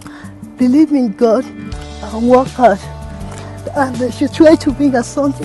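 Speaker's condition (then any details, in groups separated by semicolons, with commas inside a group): Cerebral palsy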